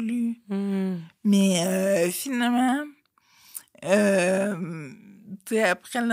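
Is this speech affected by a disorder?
Yes: Friedreich's ataxia; degenerative, affects whole body.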